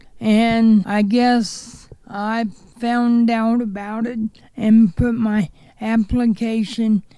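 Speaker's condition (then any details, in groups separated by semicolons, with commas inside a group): Cerebral palsy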